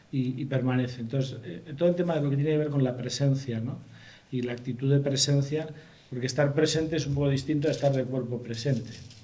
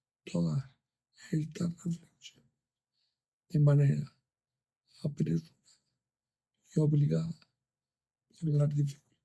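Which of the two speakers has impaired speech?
The second: amyotrophic lateral sclerosis; progressive symptoms.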